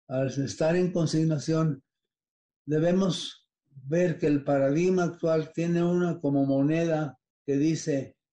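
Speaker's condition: Parkinson's disease; taste

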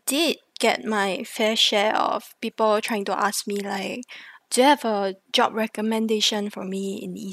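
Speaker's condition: No condition

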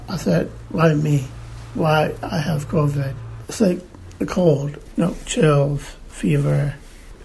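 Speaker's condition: Down syndrome; extra chromosome, congenital heart disease, replaced pulmonary valve, ventricular tachycardia, defibrillator, some lung disease; recovered from COVID-19 after Brigham and Women's Hospital trip, back to treadmill and elliptical

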